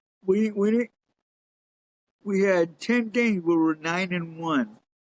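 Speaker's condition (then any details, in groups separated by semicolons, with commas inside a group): Cerebral palsy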